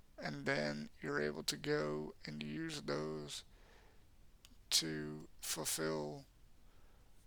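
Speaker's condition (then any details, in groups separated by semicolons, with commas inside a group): Cerebral palsy; from birth, severe brain bleed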